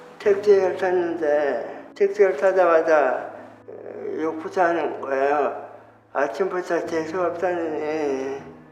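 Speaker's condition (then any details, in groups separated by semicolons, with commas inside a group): Brain lesion disability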